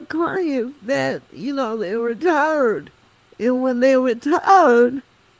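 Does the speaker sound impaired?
Yes: cerebral palsy; speech affected.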